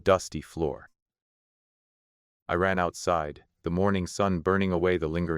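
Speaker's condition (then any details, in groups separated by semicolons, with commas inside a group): No condition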